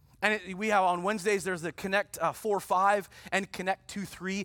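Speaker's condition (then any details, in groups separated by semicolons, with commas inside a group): No condition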